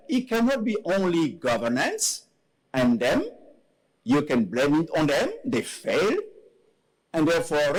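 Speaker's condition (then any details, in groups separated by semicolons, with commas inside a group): No condition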